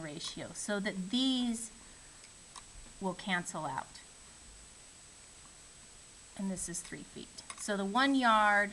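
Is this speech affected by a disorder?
No.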